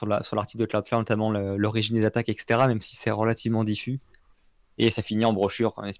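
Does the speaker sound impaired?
No.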